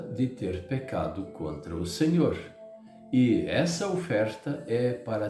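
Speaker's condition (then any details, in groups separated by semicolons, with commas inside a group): No condition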